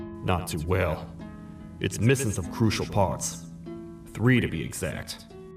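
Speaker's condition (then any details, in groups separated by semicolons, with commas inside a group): No condition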